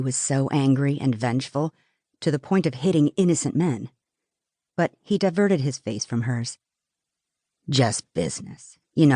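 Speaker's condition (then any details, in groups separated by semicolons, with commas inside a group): No condition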